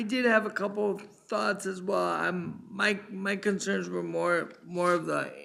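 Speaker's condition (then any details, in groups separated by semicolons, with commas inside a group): Cerebral palsy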